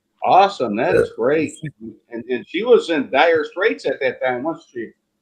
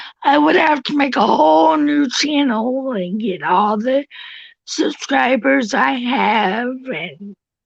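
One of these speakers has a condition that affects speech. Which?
The second: cerebral palsy; from birth, tracheotomy; voice shaped by tracheotomy, regular voice.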